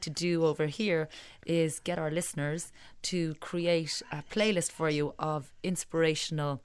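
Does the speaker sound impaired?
No.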